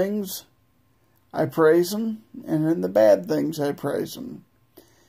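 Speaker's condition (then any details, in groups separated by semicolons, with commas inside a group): Multiple sclerosis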